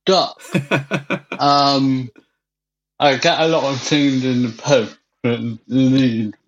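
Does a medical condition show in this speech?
Yes: cerebral palsy; wheelchair.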